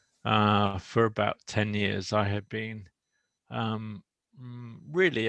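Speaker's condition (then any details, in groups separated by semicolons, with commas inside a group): Motor neuron disease; speech a little slow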